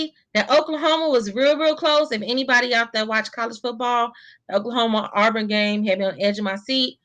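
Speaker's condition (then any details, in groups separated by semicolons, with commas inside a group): No condition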